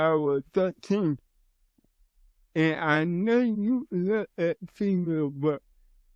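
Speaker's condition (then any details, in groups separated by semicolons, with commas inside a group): Cerebral palsy; from birth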